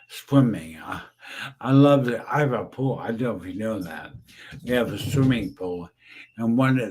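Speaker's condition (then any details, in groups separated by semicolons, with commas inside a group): Brain injury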